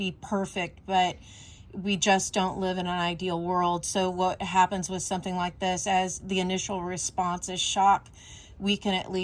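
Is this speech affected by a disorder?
No.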